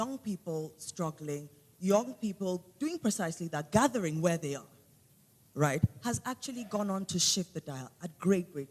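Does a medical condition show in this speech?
No.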